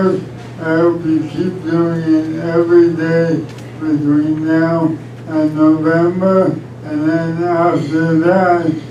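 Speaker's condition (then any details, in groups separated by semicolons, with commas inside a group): ALS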